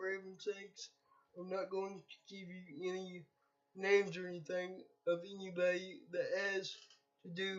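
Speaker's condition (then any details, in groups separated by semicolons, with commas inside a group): Cerebral palsy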